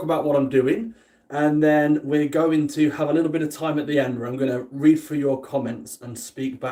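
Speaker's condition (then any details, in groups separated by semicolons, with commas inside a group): No condition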